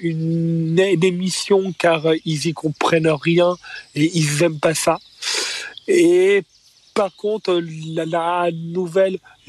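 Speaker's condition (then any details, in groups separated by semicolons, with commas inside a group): Stuttering; developmental stuttering, diagnosed at age 4, first misdiagnosed as Gilles de la Tourette by psychiatrist; stutter noticeable on stage, audience thought stutter was acted, elocution and rhythm not radio-smooth; repeated words, prolonged sounds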